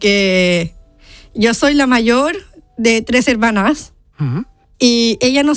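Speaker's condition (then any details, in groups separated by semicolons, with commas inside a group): Down syndrome; congenital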